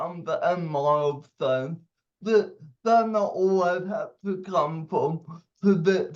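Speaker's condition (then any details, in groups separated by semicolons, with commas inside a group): Cerebral palsy; fine motor skills severely limited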